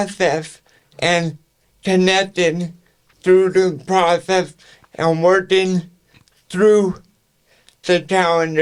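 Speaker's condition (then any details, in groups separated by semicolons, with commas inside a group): Cerebral palsy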